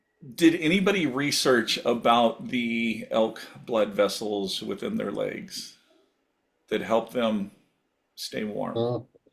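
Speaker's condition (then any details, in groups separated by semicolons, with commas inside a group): No condition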